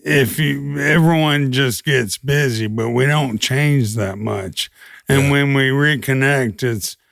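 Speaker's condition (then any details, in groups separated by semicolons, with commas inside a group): ALS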